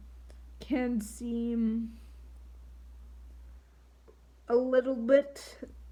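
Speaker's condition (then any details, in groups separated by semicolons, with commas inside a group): Triplegic cerebral palsy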